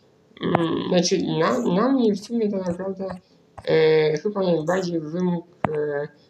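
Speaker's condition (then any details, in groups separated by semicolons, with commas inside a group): Spinal muscular atrophy; cannot use normal keyboard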